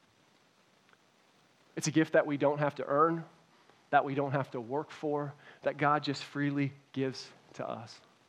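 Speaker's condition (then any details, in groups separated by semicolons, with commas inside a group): No condition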